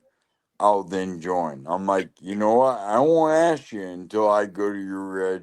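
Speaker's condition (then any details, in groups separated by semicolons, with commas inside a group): Lou Gehrig's disease (ALS)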